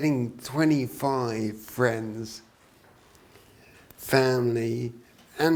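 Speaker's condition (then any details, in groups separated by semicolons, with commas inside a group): Traumatic brain injury; could not speak on waking from coma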